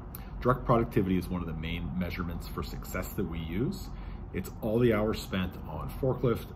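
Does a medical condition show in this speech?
No.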